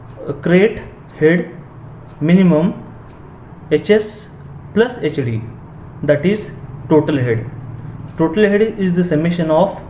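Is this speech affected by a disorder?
No.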